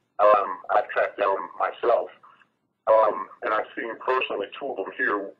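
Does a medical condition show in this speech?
No.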